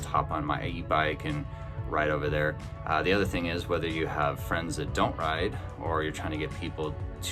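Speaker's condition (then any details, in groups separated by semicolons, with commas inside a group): No condition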